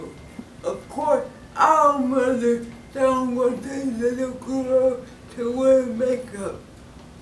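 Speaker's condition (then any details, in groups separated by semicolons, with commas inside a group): Cerebral palsy; cerebral palsy, affects walking and hands; speech impairment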